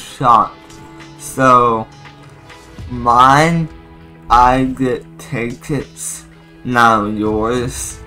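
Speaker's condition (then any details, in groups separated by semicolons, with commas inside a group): Cerebral palsy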